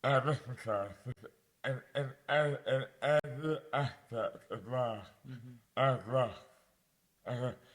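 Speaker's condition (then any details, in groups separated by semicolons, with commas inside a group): Dystonia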